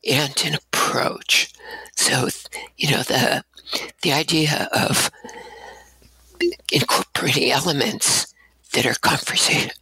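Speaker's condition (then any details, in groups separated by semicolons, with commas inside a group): Abductor spasmodic dysphonia; significant vocal tremor since last surgery, breathiness from vocal folds opening involuntarily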